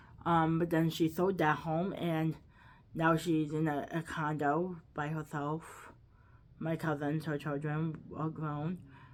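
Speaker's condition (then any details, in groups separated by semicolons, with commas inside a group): Cerebral palsy, quadriplegic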